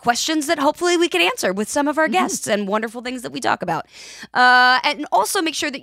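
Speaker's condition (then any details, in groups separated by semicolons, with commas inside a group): No condition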